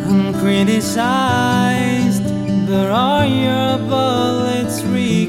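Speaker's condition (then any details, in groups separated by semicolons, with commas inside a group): No condition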